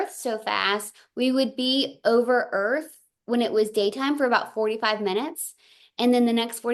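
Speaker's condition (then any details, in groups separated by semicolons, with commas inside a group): No condition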